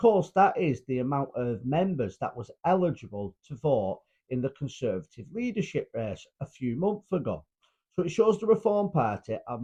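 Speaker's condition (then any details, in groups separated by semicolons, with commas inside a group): No condition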